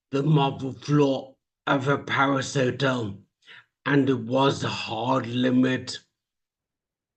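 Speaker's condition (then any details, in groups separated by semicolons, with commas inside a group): Traumatic brain injury; speech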